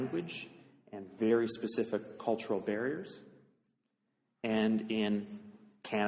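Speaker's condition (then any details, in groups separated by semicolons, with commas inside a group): No condition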